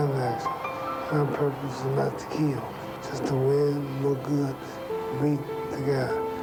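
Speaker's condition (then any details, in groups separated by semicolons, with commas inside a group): Parkinson's syndrome; no tremor, no physical weakness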